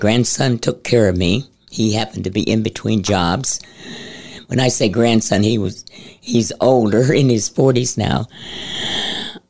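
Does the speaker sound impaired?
Yes: head and neck cancer; stage 4 cancer into voice box from acid reflux, 36 throat radiations, chemotherapy at Gunderson; voice a little scratchy, never needed shots to swallow during chemotherapy.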